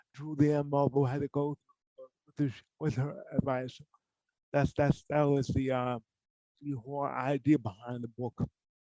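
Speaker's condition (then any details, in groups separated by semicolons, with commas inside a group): Cerebral palsy; from birth, poor hand use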